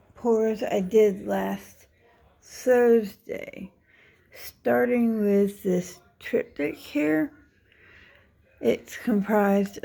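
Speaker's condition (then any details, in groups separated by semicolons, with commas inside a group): Dystonia; affects how speech sounds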